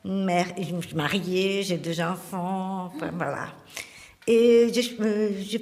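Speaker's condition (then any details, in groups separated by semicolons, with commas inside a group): Hearing impairment; attended specialized school for hearing impaired; still working to progress in speaking and listening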